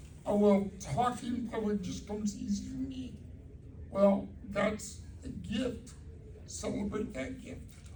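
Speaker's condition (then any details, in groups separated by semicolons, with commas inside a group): Cerebral palsy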